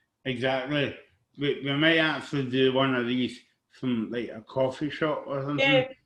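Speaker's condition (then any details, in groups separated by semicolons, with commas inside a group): Cerebral palsy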